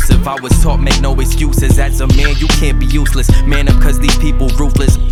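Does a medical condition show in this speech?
No.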